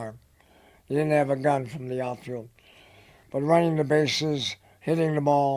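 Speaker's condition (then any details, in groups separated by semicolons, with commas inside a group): Head and neck cancer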